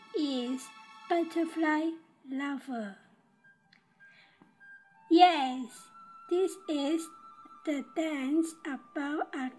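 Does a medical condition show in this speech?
Yes: Down syndrome; developmental disability.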